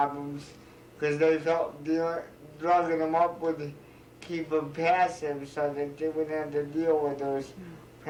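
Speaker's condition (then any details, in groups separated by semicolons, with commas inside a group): Cerebral palsy; diagnosed in childhood; speech therapy two years before kindergarten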